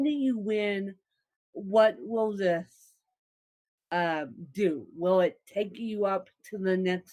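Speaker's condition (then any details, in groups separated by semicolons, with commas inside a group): Cerebral palsy, mixed, moderate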